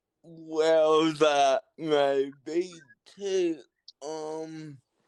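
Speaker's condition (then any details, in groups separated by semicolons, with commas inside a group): Cerebral palsy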